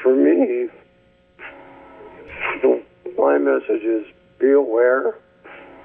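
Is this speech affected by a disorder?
Yes: ALS; first symptom twitches in chest, specialist took six to eight months to diagnose, almost six years since diagnosis; speech getting worse.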